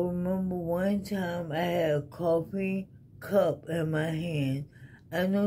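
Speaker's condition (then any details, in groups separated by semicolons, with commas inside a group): ALS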